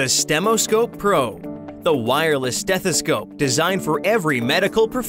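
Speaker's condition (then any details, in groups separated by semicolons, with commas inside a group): No condition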